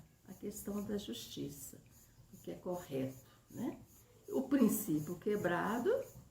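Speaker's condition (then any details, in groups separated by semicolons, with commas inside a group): No condition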